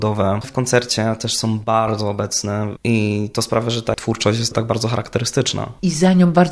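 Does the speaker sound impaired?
No.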